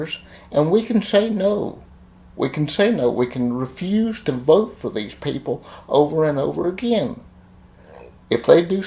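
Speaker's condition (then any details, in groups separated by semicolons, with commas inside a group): Cerebral palsy; reports speaking clearly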